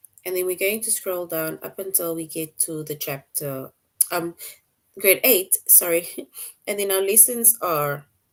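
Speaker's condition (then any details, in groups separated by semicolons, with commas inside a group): No condition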